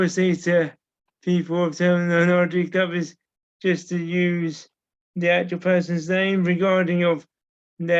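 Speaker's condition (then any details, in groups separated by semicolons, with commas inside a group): Cerebral palsy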